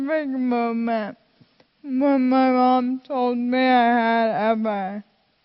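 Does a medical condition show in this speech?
Yes: Friedreich's ataxia.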